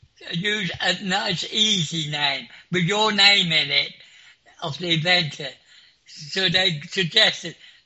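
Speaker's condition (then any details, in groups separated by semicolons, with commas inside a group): Clinically deaf; clinically deaf since school age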